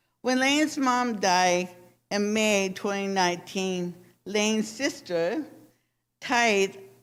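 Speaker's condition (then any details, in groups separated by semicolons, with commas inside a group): Cerebral palsy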